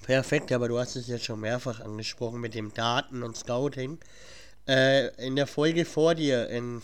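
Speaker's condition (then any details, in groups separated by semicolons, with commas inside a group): Cleft palate; has a cold at recording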